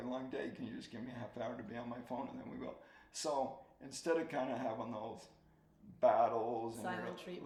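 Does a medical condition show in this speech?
Yes: ALS; soft spoken, swallowing getting harder.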